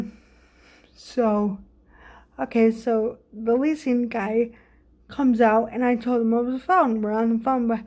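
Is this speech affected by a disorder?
Yes: cerebral palsy.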